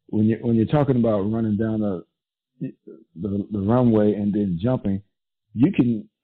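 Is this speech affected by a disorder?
No.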